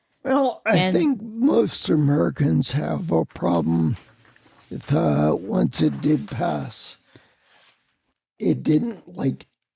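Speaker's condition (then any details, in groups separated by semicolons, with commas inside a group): Spinocerebellar ataxia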